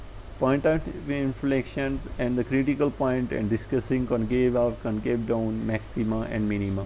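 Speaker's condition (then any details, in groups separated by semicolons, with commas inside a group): No condition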